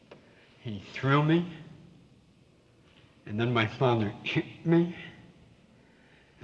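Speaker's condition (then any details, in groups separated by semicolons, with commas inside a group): Severe cleft palate with lisp; congenital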